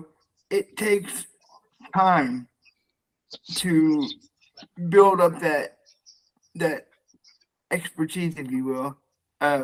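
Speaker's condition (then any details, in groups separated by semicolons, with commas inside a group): Cerebral palsy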